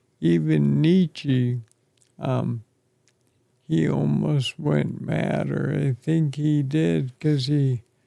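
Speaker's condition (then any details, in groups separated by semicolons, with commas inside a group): ALS; affects chest and throat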